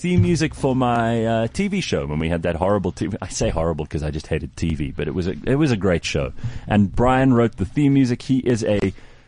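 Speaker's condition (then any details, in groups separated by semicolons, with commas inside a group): No condition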